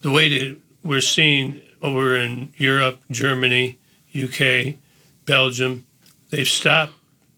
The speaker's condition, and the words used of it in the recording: Parkinson's disease. When you start drooling and you're in that stage like I am now, then it's kind of hard, you know.